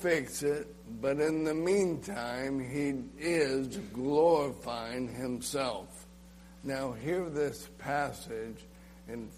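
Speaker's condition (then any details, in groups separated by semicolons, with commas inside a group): ALS; swallowing problems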